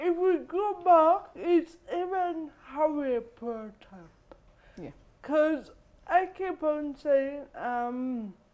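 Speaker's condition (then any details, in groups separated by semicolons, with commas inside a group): Cerebral palsy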